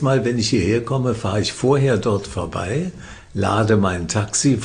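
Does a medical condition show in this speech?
Yes: Parkinson's disease; first diagnosed by a psychiatrist, treated by professor Jens Volkmann in Würzburg.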